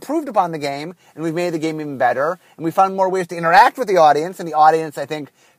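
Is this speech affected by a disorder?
No.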